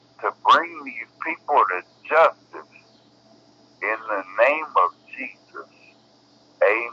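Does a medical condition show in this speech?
Yes: cerebral palsy; bedbound.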